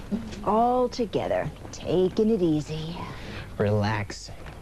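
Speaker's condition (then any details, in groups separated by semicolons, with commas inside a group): No condition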